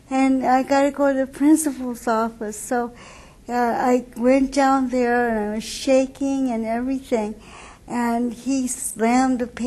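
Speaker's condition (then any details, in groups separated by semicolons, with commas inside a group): Cerebral palsy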